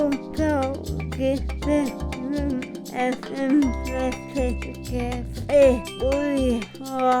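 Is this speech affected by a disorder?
Yes: cerebral palsy; from birth.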